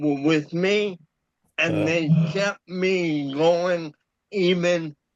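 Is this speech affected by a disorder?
Yes: cerebral palsy; about a year after a stroke.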